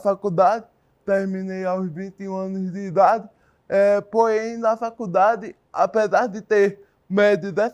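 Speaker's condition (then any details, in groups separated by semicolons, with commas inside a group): Cerebral palsy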